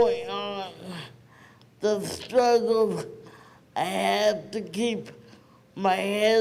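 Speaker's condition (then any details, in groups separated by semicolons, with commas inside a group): Cerebral palsy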